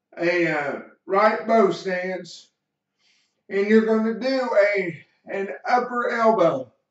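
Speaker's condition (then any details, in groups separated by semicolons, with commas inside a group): Cerebral palsy; slight speech impediment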